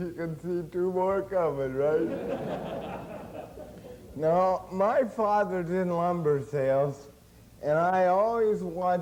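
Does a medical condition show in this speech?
Yes: cerebral palsy; since birth.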